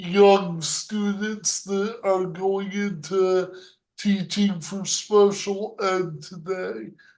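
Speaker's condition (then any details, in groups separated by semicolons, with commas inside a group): Cerebral palsy; speech impairment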